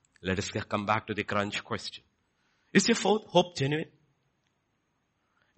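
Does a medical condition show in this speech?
No.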